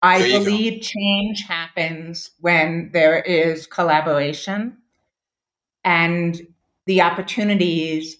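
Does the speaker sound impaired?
Yes: deafness; born with moderate to severe hearing loss, diagnosed as toddler, hearing aids, then esteem implant.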